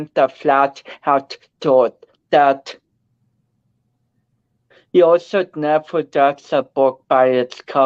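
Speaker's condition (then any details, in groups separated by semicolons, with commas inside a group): Cerebral palsy; speech affected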